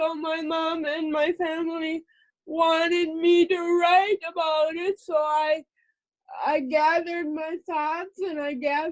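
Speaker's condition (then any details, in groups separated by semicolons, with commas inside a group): Cerebral palsy; lifelong, uses voice dictation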